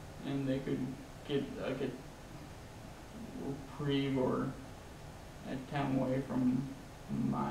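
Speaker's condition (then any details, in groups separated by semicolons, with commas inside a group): Traumatic brain injury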